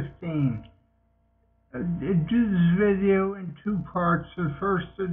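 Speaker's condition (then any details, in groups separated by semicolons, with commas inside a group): Multiple sclerosis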